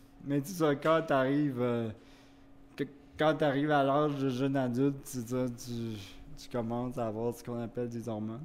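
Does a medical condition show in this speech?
Yes: cerebral palsy; wheelchair use.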